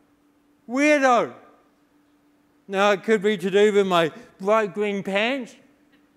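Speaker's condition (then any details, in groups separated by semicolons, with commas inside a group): Cerebral palsy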